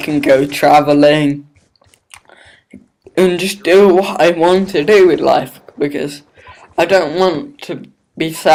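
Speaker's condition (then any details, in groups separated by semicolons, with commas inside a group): Cerebral palsy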